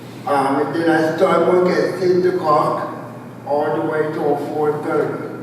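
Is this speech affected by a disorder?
Yes: cerebral palsy, spastic quadriplegia.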